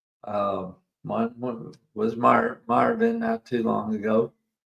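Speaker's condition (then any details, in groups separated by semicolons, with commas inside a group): ALS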